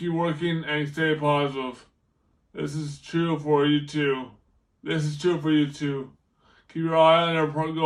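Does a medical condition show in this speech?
Yes: brain injury; dysarthria, relearned how to talk.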